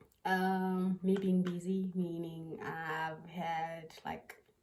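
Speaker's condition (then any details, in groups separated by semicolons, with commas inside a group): No condition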